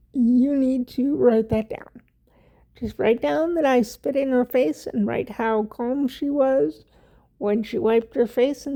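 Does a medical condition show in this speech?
Yes: cerebral palsy; wheelchair user.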